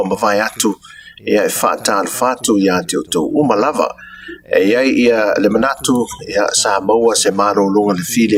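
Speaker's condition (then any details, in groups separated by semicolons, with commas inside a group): No condition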